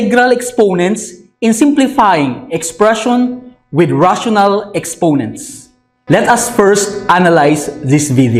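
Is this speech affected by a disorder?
No.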